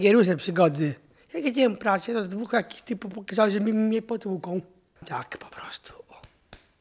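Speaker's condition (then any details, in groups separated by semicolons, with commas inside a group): Down syndrome; adult, intellectual disability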